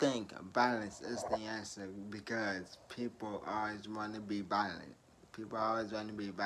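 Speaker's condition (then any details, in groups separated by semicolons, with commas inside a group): Traumatic brain injury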